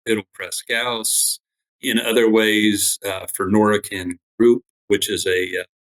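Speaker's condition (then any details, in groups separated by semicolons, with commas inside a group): No condition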